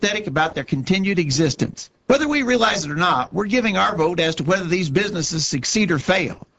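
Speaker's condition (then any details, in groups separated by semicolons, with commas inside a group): No condition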